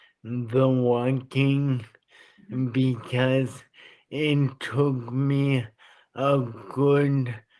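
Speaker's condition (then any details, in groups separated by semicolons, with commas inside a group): Traumatic brain injury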